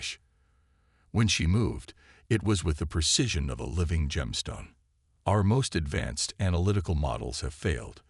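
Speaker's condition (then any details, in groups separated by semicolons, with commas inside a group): No condition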